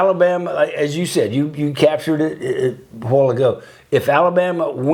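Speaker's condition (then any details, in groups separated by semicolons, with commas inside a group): No condition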